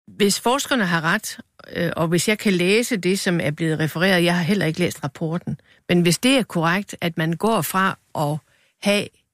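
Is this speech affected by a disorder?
No.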